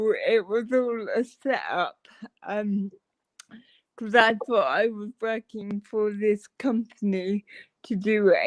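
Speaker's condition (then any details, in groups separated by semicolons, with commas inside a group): Cerebral palsy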